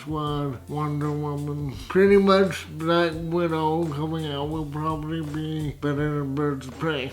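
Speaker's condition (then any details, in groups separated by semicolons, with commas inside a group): Cerebral palsy, spastic, severe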